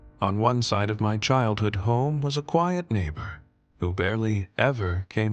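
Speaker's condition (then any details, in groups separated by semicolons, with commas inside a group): No condition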